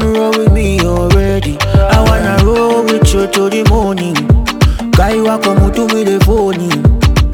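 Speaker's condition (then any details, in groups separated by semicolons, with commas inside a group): No condition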